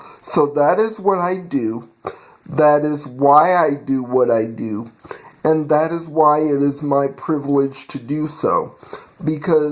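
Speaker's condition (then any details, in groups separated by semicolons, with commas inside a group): Cerebral palsy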